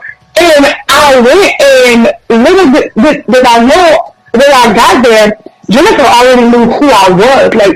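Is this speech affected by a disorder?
Yes: stutter; stutter since age 3; here prolonged sounds.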